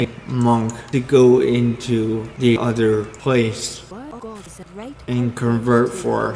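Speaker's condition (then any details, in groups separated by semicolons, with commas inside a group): Cerebral palsy; only one hand usable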